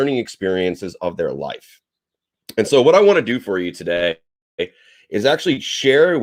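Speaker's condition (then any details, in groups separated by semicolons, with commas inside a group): No condition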